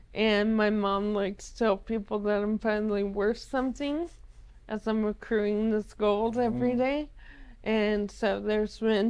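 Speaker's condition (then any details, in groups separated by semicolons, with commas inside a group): ALS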